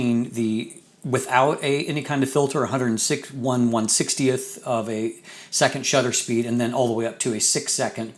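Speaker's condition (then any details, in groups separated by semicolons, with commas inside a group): No condition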